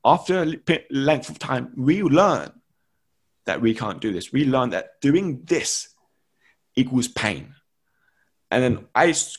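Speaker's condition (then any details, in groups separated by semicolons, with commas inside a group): Stutter; childhood onset, also coordination difficulties; stuttered and could not pronounce words as child, speech slow to develop, biggest childhood challenge, teased; blocks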